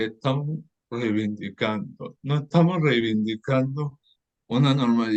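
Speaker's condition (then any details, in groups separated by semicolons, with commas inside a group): Cerebral palsy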